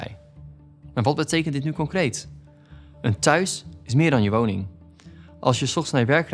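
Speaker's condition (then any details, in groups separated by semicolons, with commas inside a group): No condition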